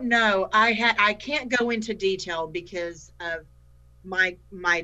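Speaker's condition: No condition

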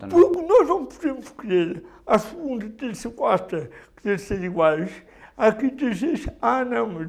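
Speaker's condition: Cerebral palsy; not a disease

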